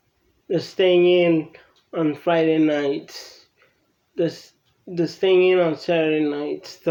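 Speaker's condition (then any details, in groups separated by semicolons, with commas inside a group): Cerebral palsy; from birth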